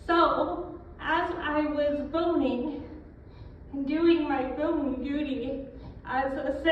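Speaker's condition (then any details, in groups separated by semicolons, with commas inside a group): Cerebral palsy, spastic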